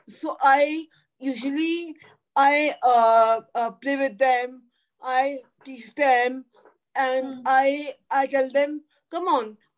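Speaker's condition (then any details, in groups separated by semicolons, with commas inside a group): Cerebral palsy; could not talk in early childhood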